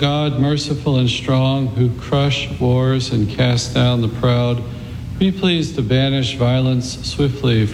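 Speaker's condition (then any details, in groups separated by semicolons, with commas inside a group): No condition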